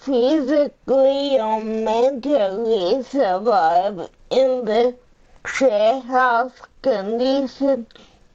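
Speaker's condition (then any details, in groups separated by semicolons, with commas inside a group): Cerebral palsy; uses a power chair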